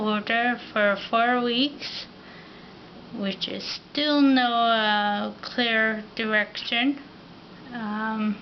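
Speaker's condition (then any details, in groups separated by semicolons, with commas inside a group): Ataxia; affects mouth and tongue coordination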